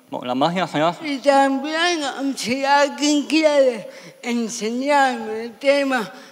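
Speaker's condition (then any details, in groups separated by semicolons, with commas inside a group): Severe cerebral palsy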